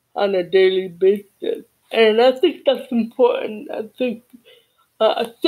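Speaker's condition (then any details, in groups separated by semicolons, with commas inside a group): Cerebral palsy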